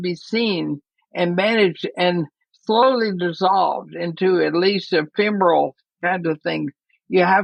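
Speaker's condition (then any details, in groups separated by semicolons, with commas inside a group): ALS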